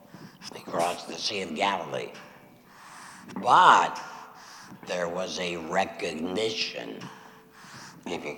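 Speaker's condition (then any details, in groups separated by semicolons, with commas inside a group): Laryngectomy after throat cancer; recurred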